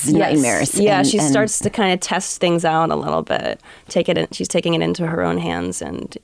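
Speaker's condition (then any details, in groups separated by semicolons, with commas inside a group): No condition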